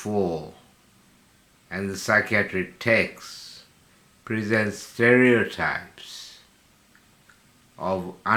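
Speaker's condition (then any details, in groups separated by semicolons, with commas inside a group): Slurred speech from poisoning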